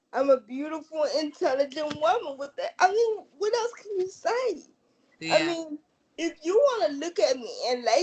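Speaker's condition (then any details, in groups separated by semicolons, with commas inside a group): Cerebral palsy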